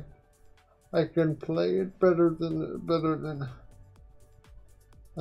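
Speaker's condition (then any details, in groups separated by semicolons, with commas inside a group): Quadriplegic cerebral palsy; uses one hand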